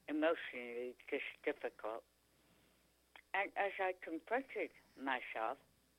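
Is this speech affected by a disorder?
Yes: tongue cancer; after surgery could not speak or swallow, feeding tube, now speaks pretty clearly.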